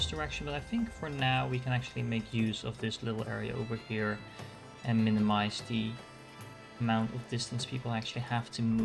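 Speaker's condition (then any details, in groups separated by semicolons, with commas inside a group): No condition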